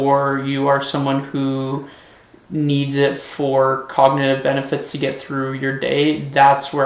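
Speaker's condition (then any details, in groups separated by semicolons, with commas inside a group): No condition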